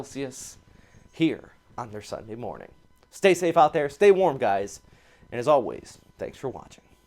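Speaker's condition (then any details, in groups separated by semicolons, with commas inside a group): No condition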